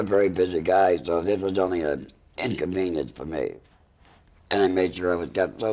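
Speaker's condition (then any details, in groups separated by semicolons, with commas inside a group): Voice loss with speaking valve, voice prosthesis; laryngeal cancer, laryngectomy, implanted speaking valve; two years radiation and surgery, speaks with speaking valve; began hoarse, no voice after surgery, learned valve, intelligible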